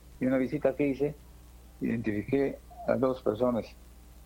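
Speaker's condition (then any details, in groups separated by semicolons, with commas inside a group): Parkinson's disease; 11 years since onset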